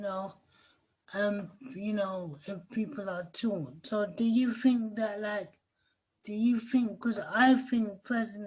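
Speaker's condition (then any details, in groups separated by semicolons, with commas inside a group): Cerebral palsy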